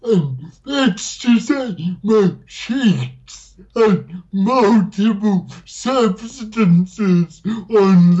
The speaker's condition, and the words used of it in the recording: Dysarthria. Your accent is super awesome, except I'm not getting that.